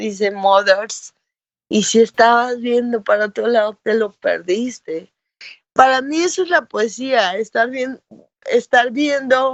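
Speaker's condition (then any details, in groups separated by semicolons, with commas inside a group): Cerebral palsy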